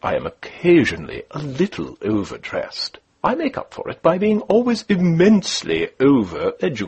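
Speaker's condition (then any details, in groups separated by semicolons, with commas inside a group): No condition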